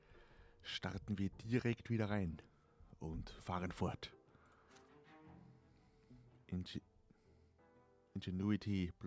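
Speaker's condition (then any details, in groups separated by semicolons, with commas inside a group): No condition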